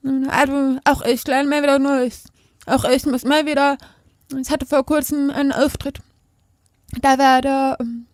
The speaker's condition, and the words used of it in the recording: Deafness. Ja, ich spreche, aber ich gebärde trotzdem.